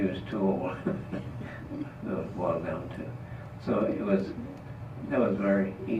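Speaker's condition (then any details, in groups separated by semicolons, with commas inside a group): Parkinson's disease; trouble talking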